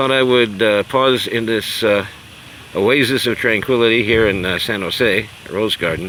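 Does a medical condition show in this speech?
No.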